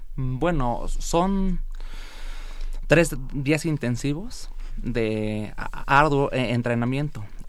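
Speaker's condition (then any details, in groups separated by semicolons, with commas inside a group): Stuttering; no cure, controlled only with discipline and hard work; Maguire program, three-day intensive training, breathing exercises, new speaking habits, all techniques used without fail; speech needs conscious control like manual-transmission car; prolonged sounds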